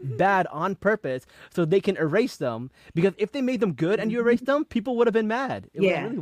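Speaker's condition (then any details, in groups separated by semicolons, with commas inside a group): No condition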